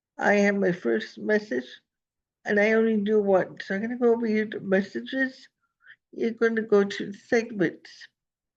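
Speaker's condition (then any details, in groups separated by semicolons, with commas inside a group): Cerebral palsy; present from birth; first talked around age five, atypical speech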